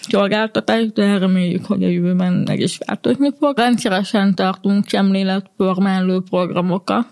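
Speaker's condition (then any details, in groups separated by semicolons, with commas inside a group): Hearing impairment; used speech-to-text interpreter in university lectures, colleague helps when not understanding in groups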